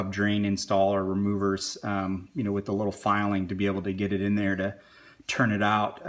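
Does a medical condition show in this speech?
No.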